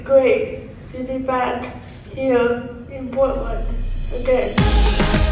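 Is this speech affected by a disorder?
Yes: cerebral palsy.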